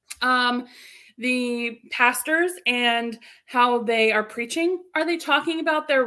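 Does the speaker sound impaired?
No.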